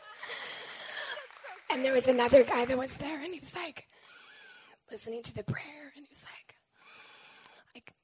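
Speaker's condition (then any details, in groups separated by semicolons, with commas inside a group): Laryngeal cancer; voice lost during fifth pregnancy, diagnosed seven months later, natural treatments, recurred, tracheostomy; only little voice left, needs microphone turned way up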